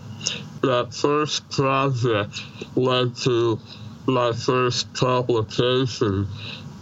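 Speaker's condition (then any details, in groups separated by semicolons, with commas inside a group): Treacher Collins syndrome, severe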